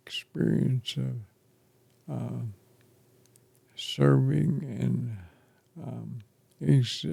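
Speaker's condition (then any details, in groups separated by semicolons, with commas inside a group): ALS; affects chest and throat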